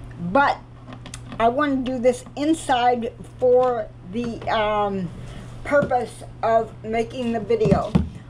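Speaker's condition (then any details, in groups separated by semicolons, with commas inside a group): Cerebral palsy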